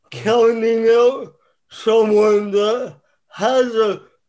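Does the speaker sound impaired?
Yes: cerebral palsy; reported to make cerebral palsy stronger.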